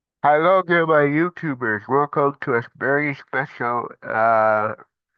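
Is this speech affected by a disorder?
Yes: cerebral palsy.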